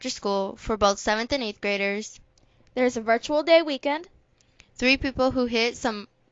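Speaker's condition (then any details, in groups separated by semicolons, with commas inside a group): No condition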